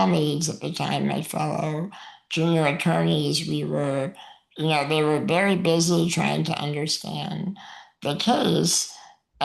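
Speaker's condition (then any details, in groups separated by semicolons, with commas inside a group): Muscular dystrophy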